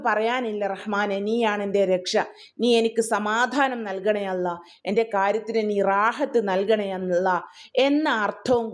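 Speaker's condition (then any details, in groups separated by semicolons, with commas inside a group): No condition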